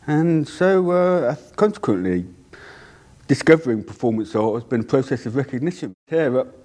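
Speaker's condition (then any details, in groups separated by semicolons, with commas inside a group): Deafness; cannot hear own voice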